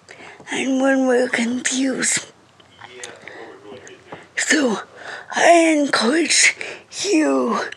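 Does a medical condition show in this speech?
Yes: cerebral palsy; wheelchair user, affects reading, speech and more; uses iPad text-to-speech to read passages aloud; reading very slow.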